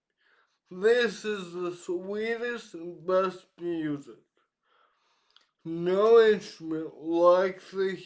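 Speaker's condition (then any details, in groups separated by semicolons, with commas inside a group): Cerebral palsy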